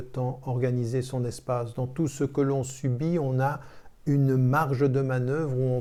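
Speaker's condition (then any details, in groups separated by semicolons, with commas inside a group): No condition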